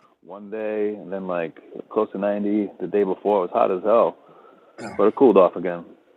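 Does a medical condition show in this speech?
No.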